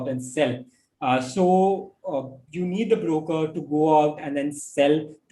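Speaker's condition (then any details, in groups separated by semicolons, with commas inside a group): No condition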